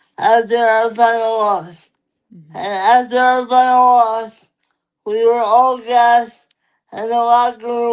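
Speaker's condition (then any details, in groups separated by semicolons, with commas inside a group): Cerebral palsy; lifelong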